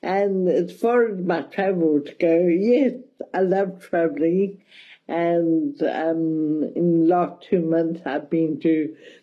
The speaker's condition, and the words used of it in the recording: Cerebral palsy. I have cerebral palsy, which is pretty mild. It affects my speech a bit, my balance a little bit, and my hand control.